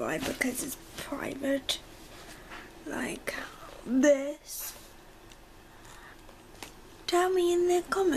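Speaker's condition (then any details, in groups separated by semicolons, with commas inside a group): Cerebral palsy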